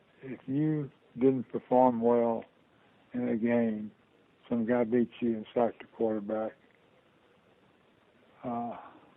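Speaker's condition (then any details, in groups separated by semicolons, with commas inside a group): Parkinson's disease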